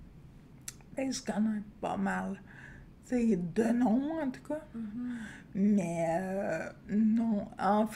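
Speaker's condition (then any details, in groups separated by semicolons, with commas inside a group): Friedreich's ataxia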